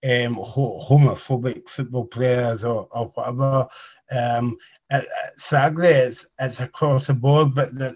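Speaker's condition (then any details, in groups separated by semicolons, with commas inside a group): Cerebral palsy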